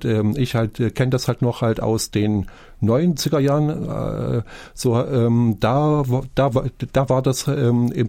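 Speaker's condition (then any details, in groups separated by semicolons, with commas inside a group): Stuttering; repeated sounds, prolonged sounds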